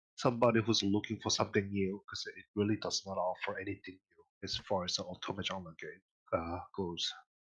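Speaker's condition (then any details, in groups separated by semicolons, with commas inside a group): No condition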